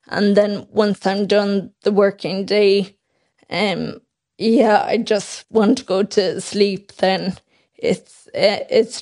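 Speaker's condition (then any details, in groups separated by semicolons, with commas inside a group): Friedreich's ataxia; diagnosed age 12 by professor King, Temple Street, progressive, aggressive scoliosis, three spinal surgeries; age 28, fully wheelchair reliant, powered wheelchair, mild cardiomyopathy, burning foot nerve pain, severe fatigue; speech expected to disappear within years, synthetic voice, thickened liquids, possible ventilator expected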